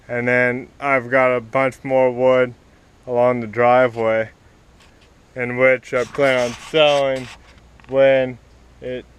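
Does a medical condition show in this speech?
Yes: cerebral palsy.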